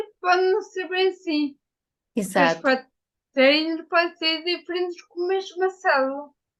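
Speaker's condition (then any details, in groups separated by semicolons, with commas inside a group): Ataxia after brain injury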